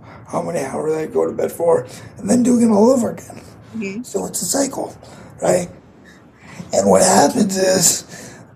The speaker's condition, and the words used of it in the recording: Cerebral palsy. Um, as you can probably hear, read my voice.